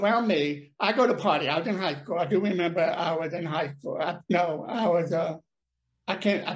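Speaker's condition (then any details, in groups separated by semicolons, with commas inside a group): Deafness; brain damage from birth, paralysis on one side; speech problem, mocked in childhood for talking funny and too loud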